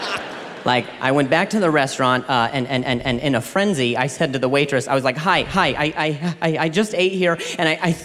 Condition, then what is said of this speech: Stuttering. You know, some people sometimes they find my stand up to be a little jarring because I stutter, but I prefer to think that you're getting the joke and also the remix.